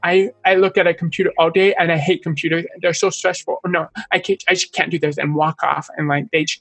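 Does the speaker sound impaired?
Yes: deafness; born deaf both ears, implant at 13, speech therapy ages 2-3 to 10-11, redone after implant; speech okay, still has accent; struggles with speaking, no full sentences until age five, sign language learned later.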